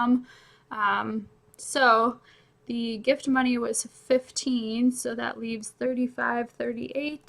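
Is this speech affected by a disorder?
No.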